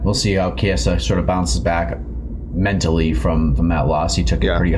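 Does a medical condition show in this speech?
No.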